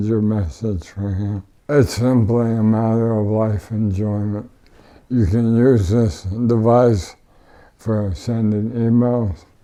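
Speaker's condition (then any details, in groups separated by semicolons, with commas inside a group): ALS; power wheelchair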